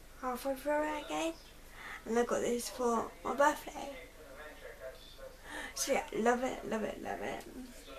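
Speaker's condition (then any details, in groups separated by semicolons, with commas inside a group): Cerebral palsy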